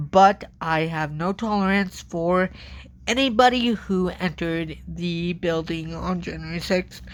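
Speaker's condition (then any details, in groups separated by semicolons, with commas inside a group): Cerebral palsy; from birth, walks with walker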